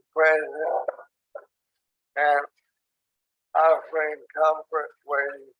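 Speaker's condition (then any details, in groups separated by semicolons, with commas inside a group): ALS; onset in hands and arms, tracheostomy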